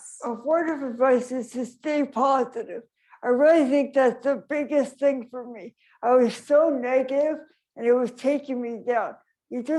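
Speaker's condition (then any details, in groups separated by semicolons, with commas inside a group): Traumatic brain injury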